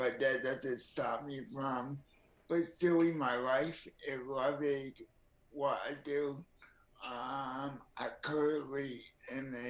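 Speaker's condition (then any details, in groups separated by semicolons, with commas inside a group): Cerebral palsy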